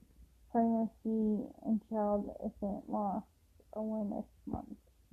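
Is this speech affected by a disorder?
Yes: cerebral palsy; affects walking.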